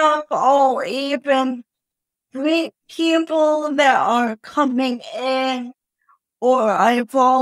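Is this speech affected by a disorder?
Yes: cerebral palsy.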